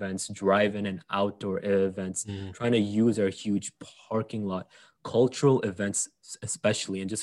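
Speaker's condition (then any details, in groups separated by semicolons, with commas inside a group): Stutter, mild; stutter from about age five, stuttered a lot in job interviews, overcome via self-development, small steps; mostly overcome in past few years, only a bit remains; slight residual stutter; blocks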